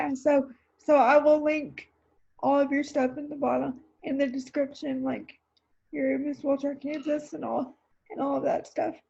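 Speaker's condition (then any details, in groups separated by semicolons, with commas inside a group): Cerebral palsy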